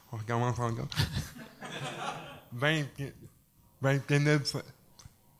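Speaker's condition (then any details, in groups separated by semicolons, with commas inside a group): Cerebral palsy; past operation with lost lower-body feeling afterward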